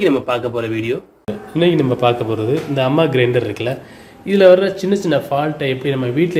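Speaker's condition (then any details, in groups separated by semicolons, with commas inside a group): No condition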